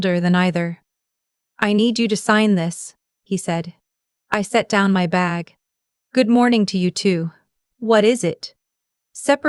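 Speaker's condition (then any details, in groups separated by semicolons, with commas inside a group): No condition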